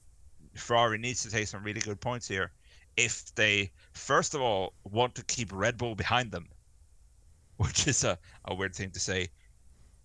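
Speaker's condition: No condition

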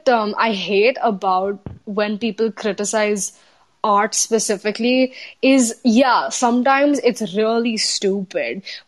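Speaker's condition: No condition

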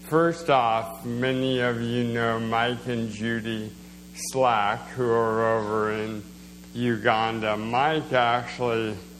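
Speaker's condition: Slowed speech, swallowing problems

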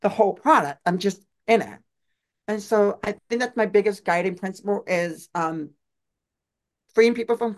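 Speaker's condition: Deaf; uses own voice

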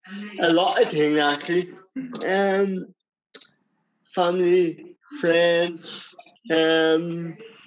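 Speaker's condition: Cerebral palsy; can speak for himself

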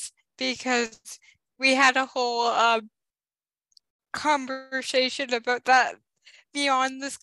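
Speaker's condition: Cerebral palsy; emotionally

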